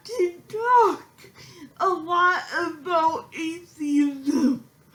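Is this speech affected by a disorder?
Yes: physical speech impairment.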